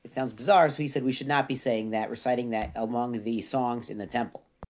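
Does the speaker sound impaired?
No.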